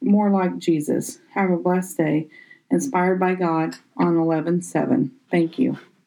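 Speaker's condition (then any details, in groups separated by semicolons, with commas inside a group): No condition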